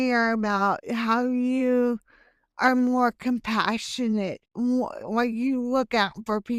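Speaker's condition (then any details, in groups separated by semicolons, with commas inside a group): Hemiplegic cerebral palsy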